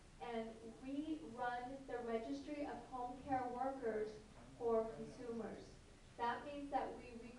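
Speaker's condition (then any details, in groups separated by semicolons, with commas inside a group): No condition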